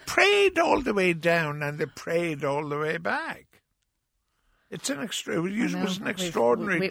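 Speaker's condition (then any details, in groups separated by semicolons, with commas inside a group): No condition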